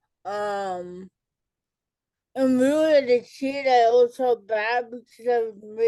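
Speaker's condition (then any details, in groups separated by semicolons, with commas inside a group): Cerebral palsy; speech delay in childhood, speech services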